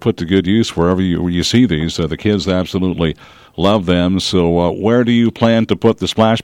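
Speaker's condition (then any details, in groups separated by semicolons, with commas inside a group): No condition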